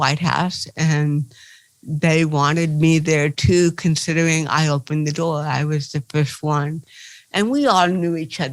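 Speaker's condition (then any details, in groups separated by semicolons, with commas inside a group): Cerebral palsy; from birth, titanium neck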